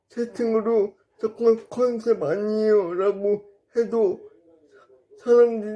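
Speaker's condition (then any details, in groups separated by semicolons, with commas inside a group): Brain lesion disability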